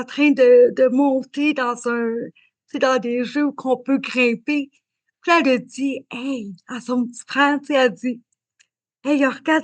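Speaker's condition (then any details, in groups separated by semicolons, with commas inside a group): Cerebral palsy; spastic diplegic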